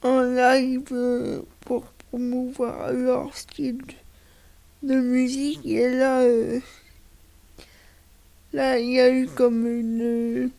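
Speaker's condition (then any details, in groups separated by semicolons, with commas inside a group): Cerebral palsy; speech and expression disability, articulation on radio needs considerable effort and concentration, slight stumbling on early questions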